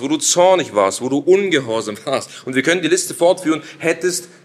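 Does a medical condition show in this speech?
No.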